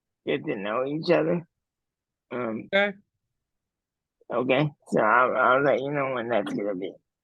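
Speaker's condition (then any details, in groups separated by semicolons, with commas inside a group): Cerebral palsy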